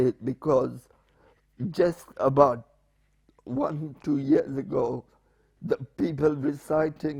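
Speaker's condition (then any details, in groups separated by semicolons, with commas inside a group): Spastic paraplegia with essential tremor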